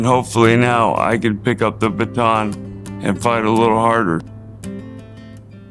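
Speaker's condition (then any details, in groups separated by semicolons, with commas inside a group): ALS; first symptom in one hand, likely bulbar form; slurred speech, sounds drunk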